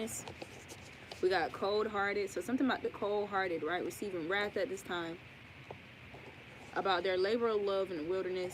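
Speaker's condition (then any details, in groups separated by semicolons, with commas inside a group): No condition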